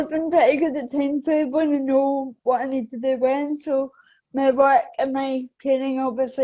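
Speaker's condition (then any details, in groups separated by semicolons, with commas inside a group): Cerebral palsy; affects balance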